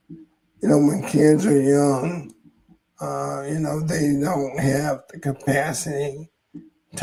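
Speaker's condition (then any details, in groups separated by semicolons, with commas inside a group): ALS; hoarse voice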